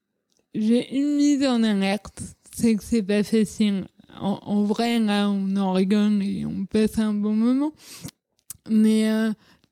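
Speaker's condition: Cerebral palsy; childhood speech

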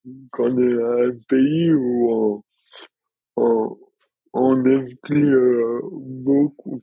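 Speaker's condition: Dystonia; improved balance

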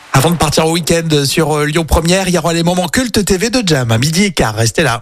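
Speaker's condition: No condition

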